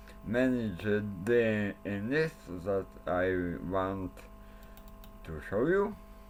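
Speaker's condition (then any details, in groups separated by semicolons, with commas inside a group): Cerebral palsy; since birth; speech not very clear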